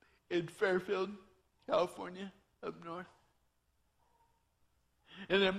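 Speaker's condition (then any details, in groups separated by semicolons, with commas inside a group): Torsion dystonia; voice cannot be controlled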